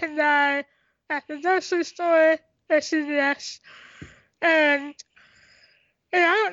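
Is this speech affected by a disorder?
Yes: tracheostomy; congenital cystic hygroma of head and neck, cysts in airway and esophagus.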